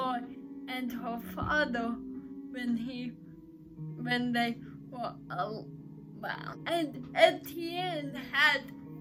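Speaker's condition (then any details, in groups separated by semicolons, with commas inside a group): Cerebral palsy; uses crutches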